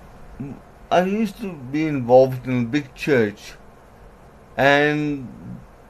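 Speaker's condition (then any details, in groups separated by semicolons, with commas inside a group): Cerebral palsy; uses oxygen machine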